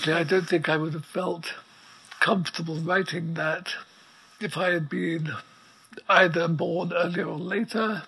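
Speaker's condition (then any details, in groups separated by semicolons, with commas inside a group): ALS; immobile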